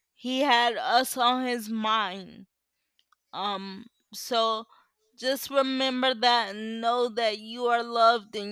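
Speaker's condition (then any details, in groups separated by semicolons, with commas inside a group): Cerebral palsy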